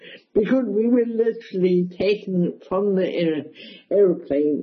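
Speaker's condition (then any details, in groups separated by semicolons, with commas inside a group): Cerebral palsy; mild, wheelchair assistance at airports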